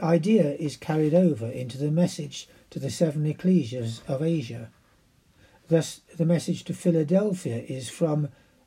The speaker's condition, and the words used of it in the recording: None; typical speech.